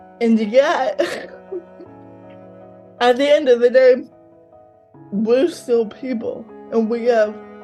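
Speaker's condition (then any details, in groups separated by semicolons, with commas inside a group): Cerebral palsy, mild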